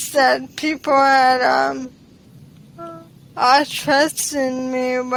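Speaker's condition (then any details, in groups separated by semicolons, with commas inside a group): ALS; onset in pinky finger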